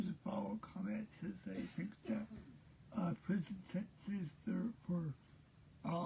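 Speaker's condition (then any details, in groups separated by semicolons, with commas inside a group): Cerebral palsy; present since birth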